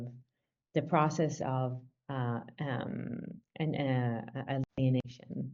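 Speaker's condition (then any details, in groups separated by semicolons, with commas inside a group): No condition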